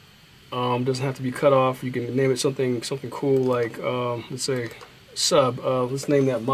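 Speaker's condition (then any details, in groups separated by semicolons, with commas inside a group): No condition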